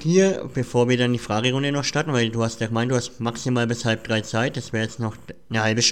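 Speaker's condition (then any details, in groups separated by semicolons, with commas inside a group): Cleft palate; speech impediment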